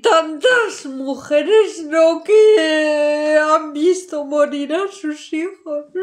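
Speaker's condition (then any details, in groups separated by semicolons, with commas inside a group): ALS; increasingly hard to articulate, losing speech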